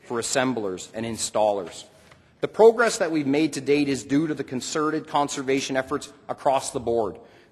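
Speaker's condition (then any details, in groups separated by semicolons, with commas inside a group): No condition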